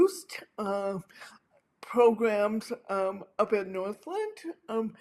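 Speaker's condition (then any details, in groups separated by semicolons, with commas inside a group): Cerebral palsy; speech affected, describes talking funny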